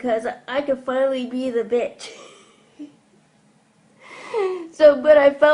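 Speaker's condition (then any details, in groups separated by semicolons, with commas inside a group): Cerebral palsy; from birth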